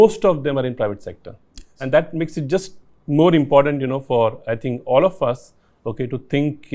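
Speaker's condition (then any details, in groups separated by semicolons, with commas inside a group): No condition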